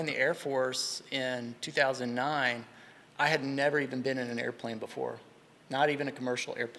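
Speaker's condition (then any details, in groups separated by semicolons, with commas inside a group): No condition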